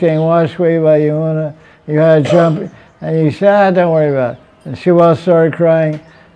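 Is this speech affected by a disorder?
Yes: deafness; unsure of microphone volume.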